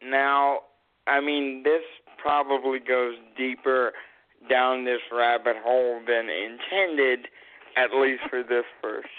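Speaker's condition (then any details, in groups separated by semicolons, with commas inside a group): Cerebral palsy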